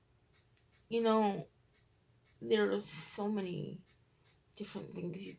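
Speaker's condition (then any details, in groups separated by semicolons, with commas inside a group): Cerebral palsy, triplegia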